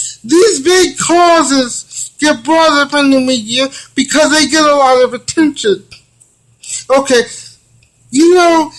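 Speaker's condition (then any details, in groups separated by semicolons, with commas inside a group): Cerebral palsy; from birth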